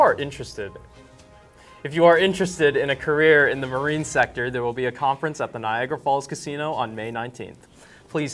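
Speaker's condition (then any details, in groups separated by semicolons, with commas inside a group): No condition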